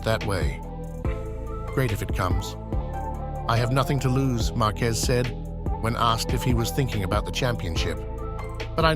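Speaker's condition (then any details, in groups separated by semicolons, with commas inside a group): No condition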